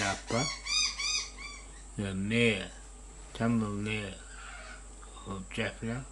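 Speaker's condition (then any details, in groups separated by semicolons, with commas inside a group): Parkinson's disease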